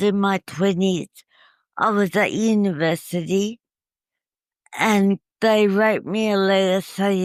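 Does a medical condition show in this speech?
Yes: cerebral palsy; caused by breathing stoppage after birth, uses wheelchair; coma after failed hip operation, long rehabilitation; tracheostomy, no voice one year, voice regained.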